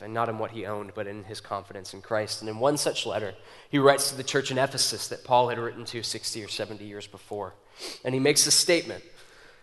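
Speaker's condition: No condition

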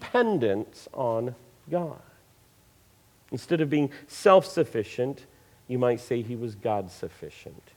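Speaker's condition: No condition

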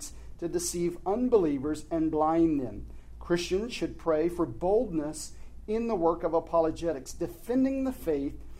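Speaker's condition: No condition

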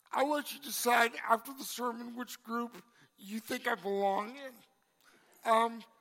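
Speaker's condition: Cerebral palsy; congenital

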